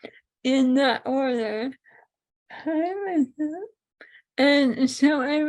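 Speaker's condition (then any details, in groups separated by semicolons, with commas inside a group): ALS; swallowing lost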